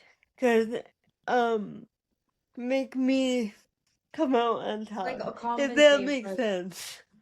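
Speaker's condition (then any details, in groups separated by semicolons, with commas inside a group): Mixed type cerebral palsy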